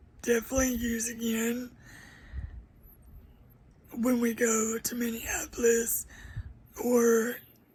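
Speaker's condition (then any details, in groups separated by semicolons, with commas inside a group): Cerebral palsy; uses a wheelchair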